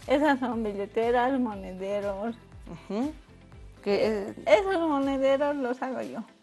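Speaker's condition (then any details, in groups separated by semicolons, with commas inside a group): Cerebral palsy; from birth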